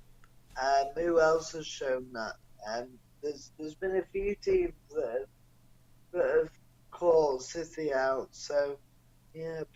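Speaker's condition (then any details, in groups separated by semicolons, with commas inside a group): Cerebral palsy; non-progressive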